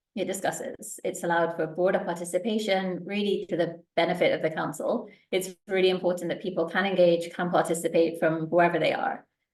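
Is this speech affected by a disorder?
No.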